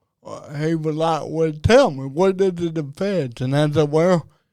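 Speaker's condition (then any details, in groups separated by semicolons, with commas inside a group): Cerebral palsy; diagnosed at about age two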